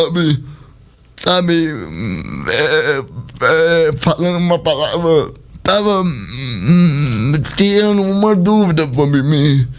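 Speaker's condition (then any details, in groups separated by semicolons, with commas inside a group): Cerebral palsy; speech not normal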